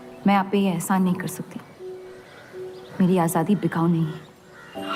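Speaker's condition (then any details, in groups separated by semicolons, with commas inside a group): No condition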